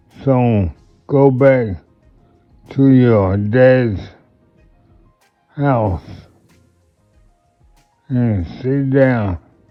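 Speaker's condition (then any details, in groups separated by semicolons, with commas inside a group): Multiple sclerosis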